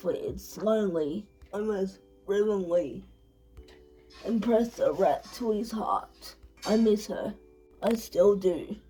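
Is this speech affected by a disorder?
Yes: cerebral palsy.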